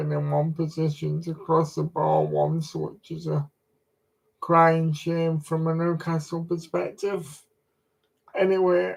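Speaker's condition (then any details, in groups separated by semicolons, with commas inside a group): Cerebral palsy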